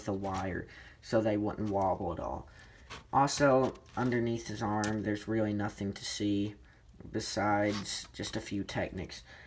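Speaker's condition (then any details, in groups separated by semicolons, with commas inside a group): No condition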